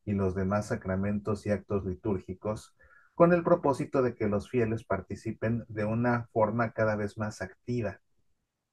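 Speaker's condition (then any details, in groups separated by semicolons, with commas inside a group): No condition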